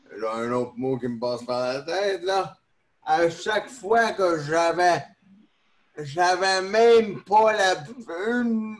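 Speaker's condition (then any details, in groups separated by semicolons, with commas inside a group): Neonatal cerebral palsy; neonatal onset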